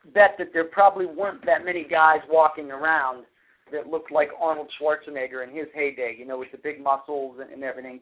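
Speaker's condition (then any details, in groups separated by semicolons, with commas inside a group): No condition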